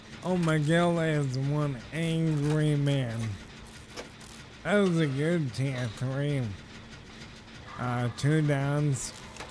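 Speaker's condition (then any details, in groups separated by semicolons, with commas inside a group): ALS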